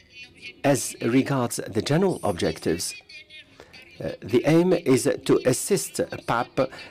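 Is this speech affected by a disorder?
No.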